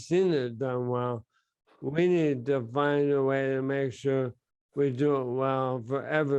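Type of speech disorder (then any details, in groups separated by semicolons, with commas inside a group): Bulbar dysarthria; bulbar onset ALS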